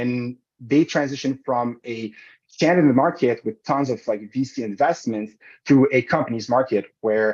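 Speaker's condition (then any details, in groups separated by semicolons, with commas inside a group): No condition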